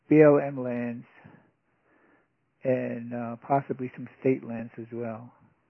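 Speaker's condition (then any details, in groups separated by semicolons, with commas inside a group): No condition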